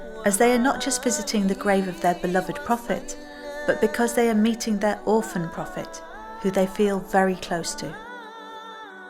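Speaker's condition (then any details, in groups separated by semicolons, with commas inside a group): No condition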